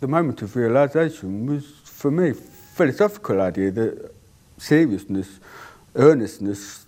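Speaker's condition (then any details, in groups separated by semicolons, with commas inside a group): Deafness; cannot hear own voice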